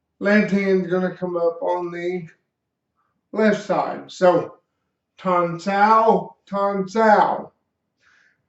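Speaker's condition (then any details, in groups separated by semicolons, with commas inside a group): Cerebral palsy; slight speech impediment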